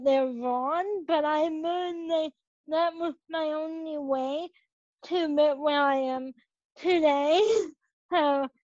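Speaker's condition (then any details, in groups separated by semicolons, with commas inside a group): Cerebral palsy; present from birth; age 21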